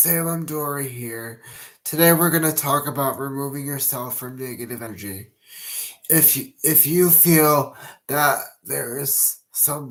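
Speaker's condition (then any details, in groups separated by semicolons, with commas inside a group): Cerebral palsy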